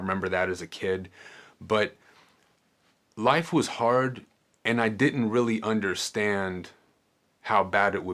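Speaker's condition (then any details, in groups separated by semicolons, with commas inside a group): No condition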